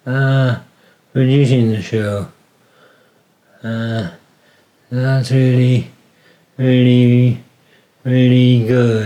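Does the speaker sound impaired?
Yes: Parkinson's disease; Parkinson's diagnosed 10 years ago, slow degenerative neurological condition, began with slight hand tremor, can no longer drum or cycle; slowed, very slurred speech, carries laminated card on lanyard explaining speech difficulty; difficulty speaking, hard to concentrate when speaking.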